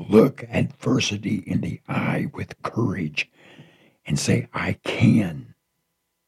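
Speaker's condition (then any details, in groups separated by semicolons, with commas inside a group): Throat cancer, partial laryngectomy; lost part of voice, feels limited in how much can speak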